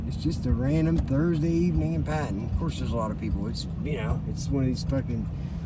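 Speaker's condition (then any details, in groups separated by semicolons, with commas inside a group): No condition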